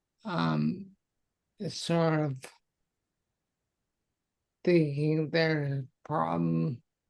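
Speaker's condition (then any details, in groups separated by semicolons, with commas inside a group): Multiple sclerosis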